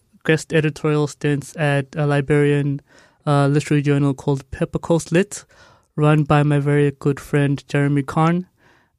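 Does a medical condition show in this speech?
No.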